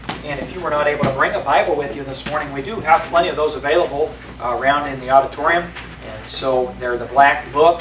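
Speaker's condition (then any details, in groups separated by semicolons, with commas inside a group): No condition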